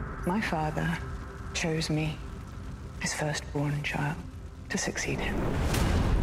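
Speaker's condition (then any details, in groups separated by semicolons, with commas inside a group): No condition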